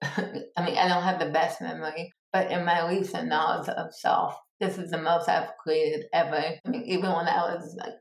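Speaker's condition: Cerebral palsy; born two months premature

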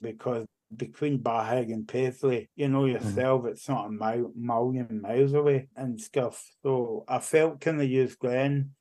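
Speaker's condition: Cerebral palsy; walks and talks now

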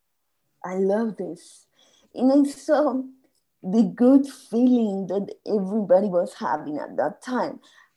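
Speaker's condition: Spasmodic dysphonia; hard to get words out

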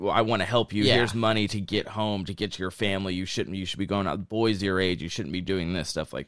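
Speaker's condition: No condition

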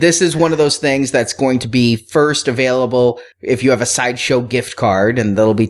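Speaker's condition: No condition

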